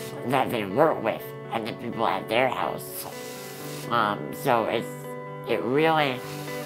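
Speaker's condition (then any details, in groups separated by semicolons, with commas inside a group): Muscular dystrophy; decreased lung function; needs caregivers at home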